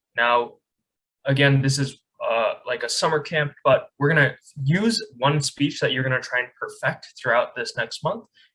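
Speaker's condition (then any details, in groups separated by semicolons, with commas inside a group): No condition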